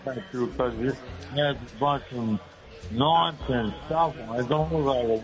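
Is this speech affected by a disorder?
Yes: speech impediment; uses a walker called Dream Catcher or Dream Factory; able to walk; listeners unsure of meaning.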